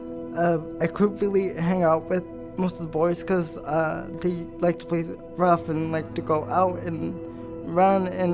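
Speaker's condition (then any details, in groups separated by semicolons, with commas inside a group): Cerebral palsy; ankles and arms affected; diagnosed early childhood, not talking or walking; slight slur, speech therapy in childhood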